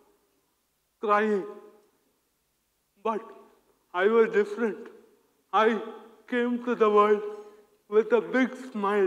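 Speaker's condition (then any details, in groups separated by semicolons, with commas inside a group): Cerebral palsy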